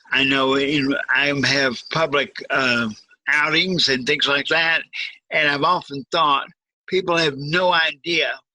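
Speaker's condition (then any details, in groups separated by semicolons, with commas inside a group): Cerebral palsy, severe; quadriplegic, wheelchair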